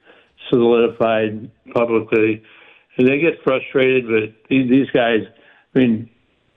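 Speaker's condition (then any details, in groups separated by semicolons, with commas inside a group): Parkinson's; stays active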